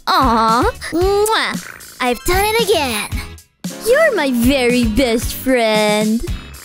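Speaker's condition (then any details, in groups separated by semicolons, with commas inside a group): No condition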